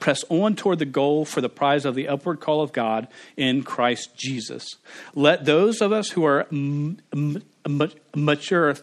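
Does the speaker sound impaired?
Yes: stuttering; cannot turn on or off; stutters involuntarily, cannot control it, strangers notice the stutter, earlier weddings not fully fluent; here repeated sounds, blocks.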